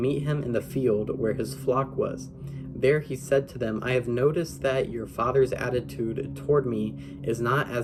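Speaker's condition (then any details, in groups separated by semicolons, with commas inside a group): No condition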